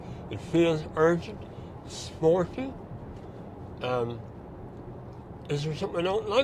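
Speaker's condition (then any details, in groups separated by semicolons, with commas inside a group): Mouth cancer surgery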